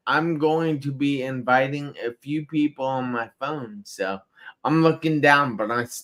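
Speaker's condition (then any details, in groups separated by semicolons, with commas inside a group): Traumatic brain injury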